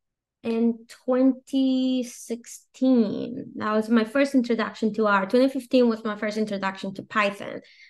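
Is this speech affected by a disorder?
No.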